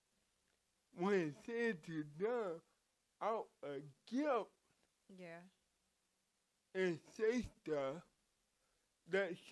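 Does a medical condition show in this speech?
Yes: cerebral palsy; from birth.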